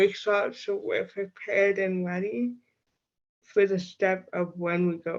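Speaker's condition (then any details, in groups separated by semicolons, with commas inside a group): Cerebral palsy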